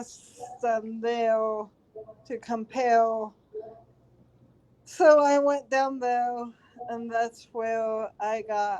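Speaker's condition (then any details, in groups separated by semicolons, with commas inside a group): Cerebral palsy; since birth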